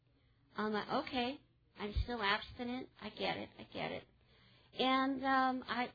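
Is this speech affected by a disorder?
Yes: cleft palate; congenital.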